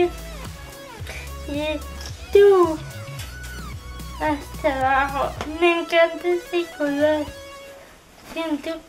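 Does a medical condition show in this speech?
Yes: cerebral palsy.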